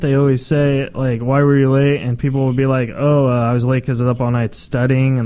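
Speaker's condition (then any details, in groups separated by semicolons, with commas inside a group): No condition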